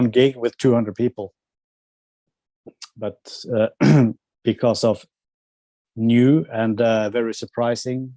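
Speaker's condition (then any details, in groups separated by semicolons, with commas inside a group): No condition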